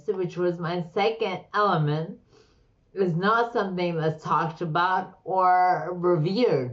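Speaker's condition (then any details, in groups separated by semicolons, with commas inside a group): Slurred speech; chronic Lyme disease affecting brain; onset 20 to 30 years after infection, weakness; slurred speech, like stroke patient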